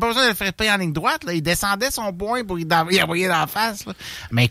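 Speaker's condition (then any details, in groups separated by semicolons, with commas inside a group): No condition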